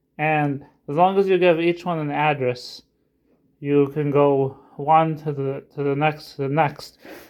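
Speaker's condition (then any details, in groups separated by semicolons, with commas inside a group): No condition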